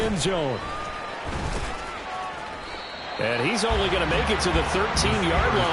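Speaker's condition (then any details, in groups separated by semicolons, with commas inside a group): No condition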